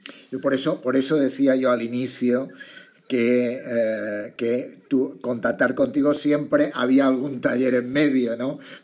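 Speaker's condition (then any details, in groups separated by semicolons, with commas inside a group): No condition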